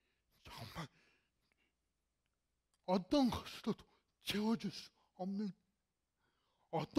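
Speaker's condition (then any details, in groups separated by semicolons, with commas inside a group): Cerebral palsy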